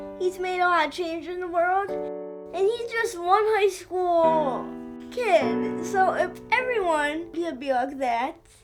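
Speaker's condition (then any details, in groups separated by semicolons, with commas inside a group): Cerebral palsy; uses walker, muscle tightness; selective dorsal rhizotomy planned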